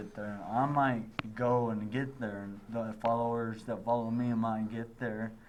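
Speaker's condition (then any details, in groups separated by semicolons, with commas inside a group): Traumatic brain injury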